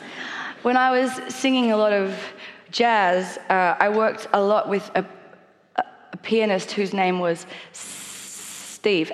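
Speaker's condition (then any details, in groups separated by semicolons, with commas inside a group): Stutter; stutter since childhood, much therapy incl. smooth speech technique, singing as treatment when younger; hesitates before names, proper nouns worst, avoids st combination, last-minute word substitution; prolonged sounds, blocks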